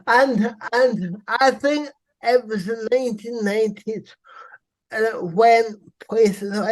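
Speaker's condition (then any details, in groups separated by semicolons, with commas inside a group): Cerebral palsy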